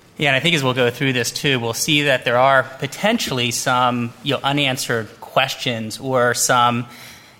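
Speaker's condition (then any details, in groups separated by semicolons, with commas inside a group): No condition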